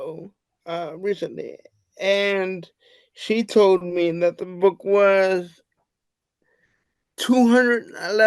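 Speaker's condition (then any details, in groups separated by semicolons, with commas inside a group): Cerebral palsy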